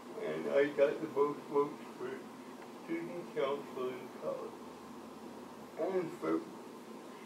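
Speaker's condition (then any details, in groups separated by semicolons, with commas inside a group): Cerebral palsy; from birth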